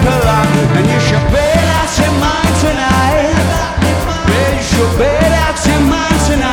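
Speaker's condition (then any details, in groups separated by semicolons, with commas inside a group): No condition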